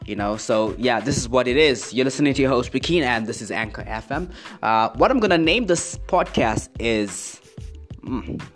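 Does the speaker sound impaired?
No.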